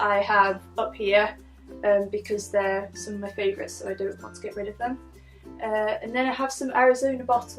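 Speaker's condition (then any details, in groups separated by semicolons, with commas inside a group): No condition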